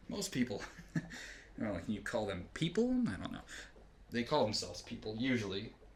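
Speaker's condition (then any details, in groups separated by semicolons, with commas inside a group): No condition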